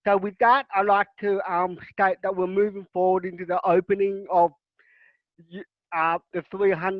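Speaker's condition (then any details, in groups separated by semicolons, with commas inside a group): Cerebral palsy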